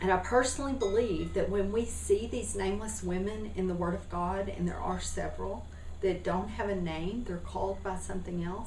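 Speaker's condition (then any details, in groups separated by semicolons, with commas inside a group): No condition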